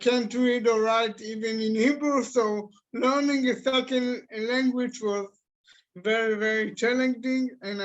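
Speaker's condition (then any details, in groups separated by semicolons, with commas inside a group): Cerebral palsy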